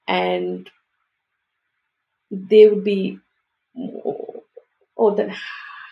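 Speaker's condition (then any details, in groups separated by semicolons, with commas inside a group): Stuttering; stuttering since about age 3, grew up in India speaking Telugu, English and Hindi; blocks and pauses, hard syllables and phonics trigger blocks, nervous in groups; repeated sounds, prolonged sounds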